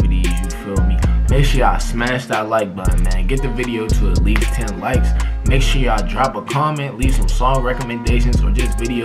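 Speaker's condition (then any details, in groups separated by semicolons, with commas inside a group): No condition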